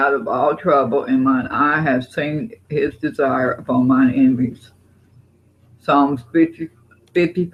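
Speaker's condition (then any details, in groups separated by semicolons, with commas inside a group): Parkinson's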